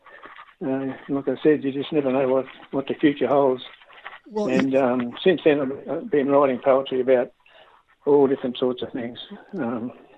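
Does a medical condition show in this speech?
Yes: Parkinson's disease.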